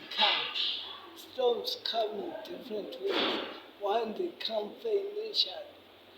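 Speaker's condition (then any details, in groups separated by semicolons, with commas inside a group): Cerebral palsy; affects speech and hands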